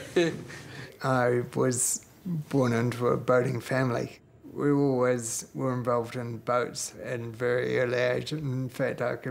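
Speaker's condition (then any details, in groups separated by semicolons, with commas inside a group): Multiple sclerosis; diagnosed about 13 years ago, progressive, fatigue, unsteady walking; slurred like drunk as day progresses with fatigue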